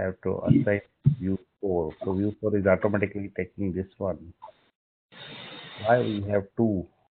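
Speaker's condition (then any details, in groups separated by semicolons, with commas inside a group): No condition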